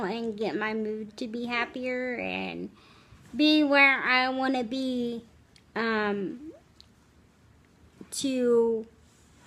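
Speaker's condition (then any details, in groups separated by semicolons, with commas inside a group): Cerebral palsy, spastic, severe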